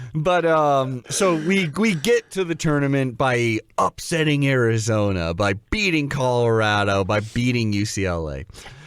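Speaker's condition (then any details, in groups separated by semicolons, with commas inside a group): No condition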